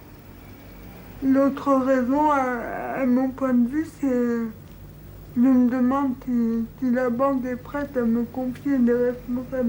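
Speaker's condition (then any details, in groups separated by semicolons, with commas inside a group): Cerebral palsy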